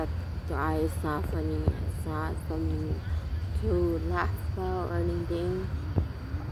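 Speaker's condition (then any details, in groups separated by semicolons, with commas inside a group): Brain injury from AVM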